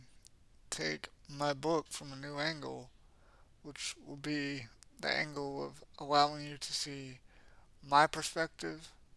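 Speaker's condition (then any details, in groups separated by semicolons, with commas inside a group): Cerebral palsy; has had speech therapy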